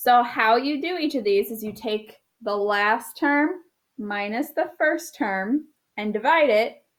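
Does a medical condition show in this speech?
No.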